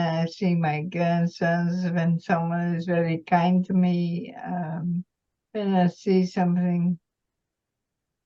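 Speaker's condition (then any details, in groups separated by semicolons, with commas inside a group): Multiple system atrophy; swallowing trouble, slurring, slow speech, some days no voice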